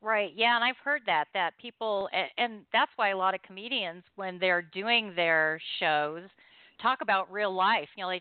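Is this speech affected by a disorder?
No.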